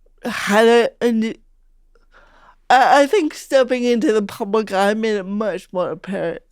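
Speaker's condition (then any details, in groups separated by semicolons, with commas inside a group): Cerebral palsy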